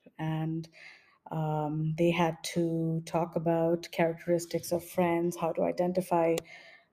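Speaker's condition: No condition

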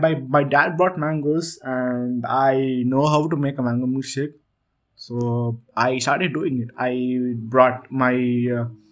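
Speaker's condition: Stuttering; stutter since around age 8 or 9, ongoing; still working on improving vocal communication, not yet a good speaker; speaks too fast when talking a lot, sometimes not understood, blocks on words, repeats same syllable; repeated sounds

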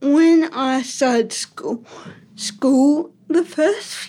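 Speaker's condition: Ataxic cerebral palsy; impaired coordination

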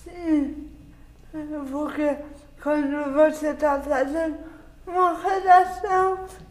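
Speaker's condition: Cerebral palsy; listeners sometimes misunderstand words, difficulty with punctuation when writing

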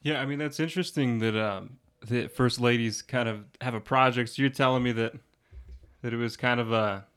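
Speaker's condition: No condition

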